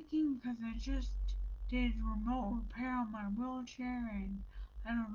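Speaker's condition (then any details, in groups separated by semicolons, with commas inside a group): Brain injury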